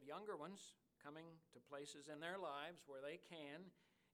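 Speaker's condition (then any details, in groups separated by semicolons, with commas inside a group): No condition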